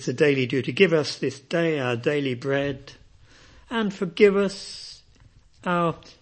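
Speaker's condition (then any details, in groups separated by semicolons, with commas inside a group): No condition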